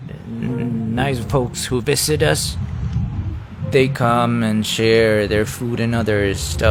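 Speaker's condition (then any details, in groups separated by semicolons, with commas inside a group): No condition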